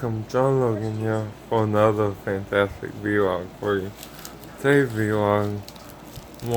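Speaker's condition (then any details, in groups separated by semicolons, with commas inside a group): Ataxic cerebral palsy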